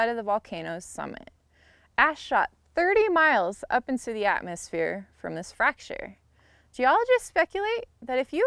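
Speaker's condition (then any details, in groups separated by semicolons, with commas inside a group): No condition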